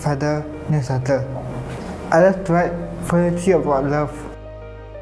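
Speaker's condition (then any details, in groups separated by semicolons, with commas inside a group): Traumatic brain injury; caused by fire inhalation; needs support to stand, physiotherapy, occupational therapy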